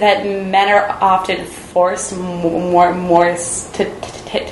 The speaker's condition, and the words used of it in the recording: Stuttering. I found that in certain situations, if I'm stuttering a lot, or the person that I'm talking to, like, doesn't know that I stutter, I can often, like, pretend to be an amazing listener.